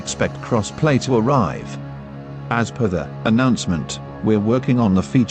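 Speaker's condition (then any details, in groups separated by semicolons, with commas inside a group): No condition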